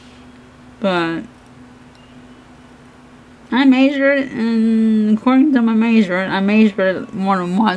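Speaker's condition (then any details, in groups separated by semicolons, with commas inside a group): Cerebral palsy; hands affected, shaking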